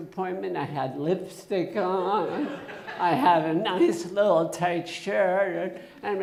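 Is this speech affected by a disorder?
Yes: essential tremor.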